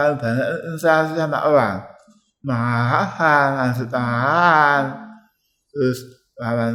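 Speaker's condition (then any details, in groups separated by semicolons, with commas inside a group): Tongue cancer; biopsy-confirmed, ECCT treatment; survivor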